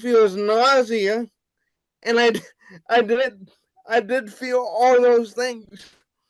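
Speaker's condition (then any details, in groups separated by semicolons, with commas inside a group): Cerebral palsy; wheelchair user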